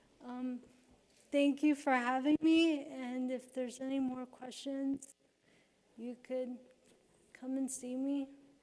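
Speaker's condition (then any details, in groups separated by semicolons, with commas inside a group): Cerebral palsy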